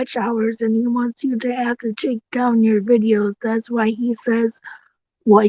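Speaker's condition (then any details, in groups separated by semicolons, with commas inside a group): Cerebral palsy; tracheotomy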